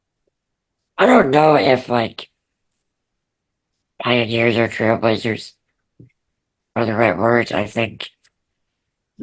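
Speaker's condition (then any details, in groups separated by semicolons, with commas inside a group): Muscular dystrophy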